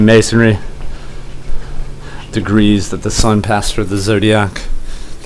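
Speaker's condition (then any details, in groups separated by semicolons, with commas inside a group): No condition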